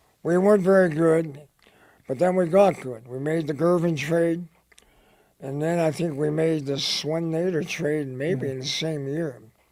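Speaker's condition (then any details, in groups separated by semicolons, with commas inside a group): Head and neck cancer; dry throat, dry mouth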